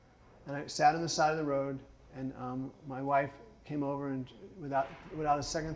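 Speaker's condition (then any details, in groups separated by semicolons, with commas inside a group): Parkinson's; impaired multitasking and judgment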